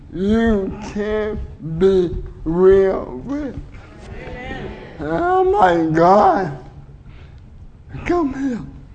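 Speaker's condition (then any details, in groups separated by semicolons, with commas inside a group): Cerebral palsy; uses wheelchair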